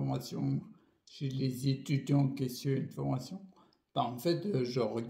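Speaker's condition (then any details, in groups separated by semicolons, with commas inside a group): Primary progressive multiple sclerosis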